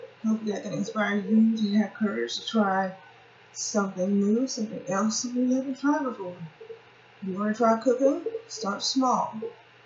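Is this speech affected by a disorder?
Yes: cerebral palsy; since childhood.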